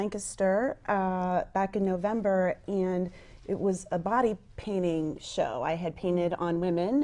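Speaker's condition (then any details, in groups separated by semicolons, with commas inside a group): No condition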